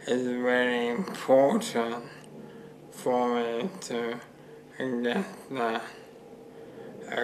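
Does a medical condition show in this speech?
Yes: motor neuron disease; bulbar involvement.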